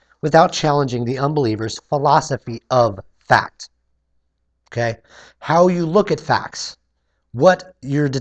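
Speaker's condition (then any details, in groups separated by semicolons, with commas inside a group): No condition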